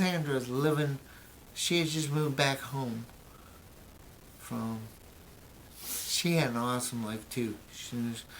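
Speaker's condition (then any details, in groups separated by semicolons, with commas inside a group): Brain injury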